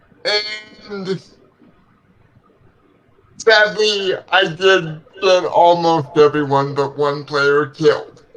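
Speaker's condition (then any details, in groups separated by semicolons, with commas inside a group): Cerebral palsy; legs affected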